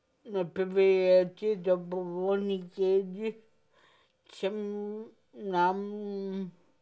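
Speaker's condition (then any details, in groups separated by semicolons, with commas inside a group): Cerebral palsy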